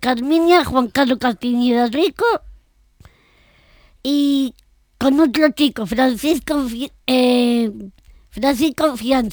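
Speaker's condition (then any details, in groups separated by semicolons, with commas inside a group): Down syndrome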